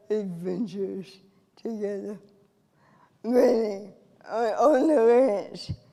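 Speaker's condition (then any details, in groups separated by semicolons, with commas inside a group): Cerebral palsy; from birth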